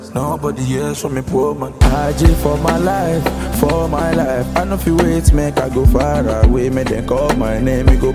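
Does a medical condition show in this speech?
No.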